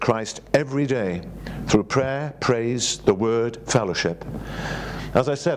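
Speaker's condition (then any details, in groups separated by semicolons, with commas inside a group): No condition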